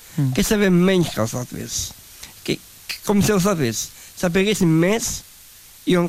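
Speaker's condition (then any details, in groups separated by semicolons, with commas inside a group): Down syndrome; extra chromosome, different pace of learning; very talkative, expresses self in own way and own words, dislikes being corrected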